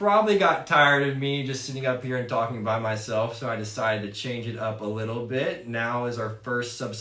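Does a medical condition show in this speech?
No.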